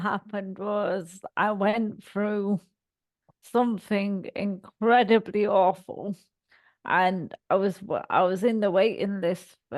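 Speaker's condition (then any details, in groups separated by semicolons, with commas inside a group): Cerebral palsy; all four limbs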